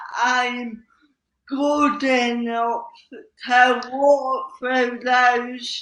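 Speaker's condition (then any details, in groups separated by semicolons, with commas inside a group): Cerebral palsy; slow speech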